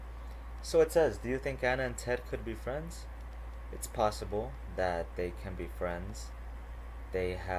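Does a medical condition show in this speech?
No.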